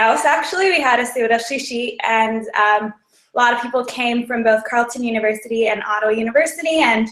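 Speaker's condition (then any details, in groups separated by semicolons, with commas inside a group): No condition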